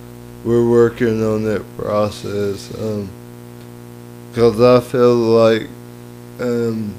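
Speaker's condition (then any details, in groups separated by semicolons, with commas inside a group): Cerebral palsy; lifelong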